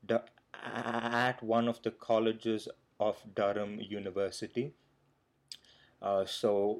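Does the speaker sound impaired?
Yes: stammer; singing techniques learned at British Stammering Association conference workshop, Durham; here blocks.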